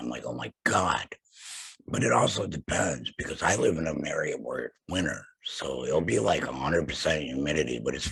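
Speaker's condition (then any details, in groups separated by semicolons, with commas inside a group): Laryngectomy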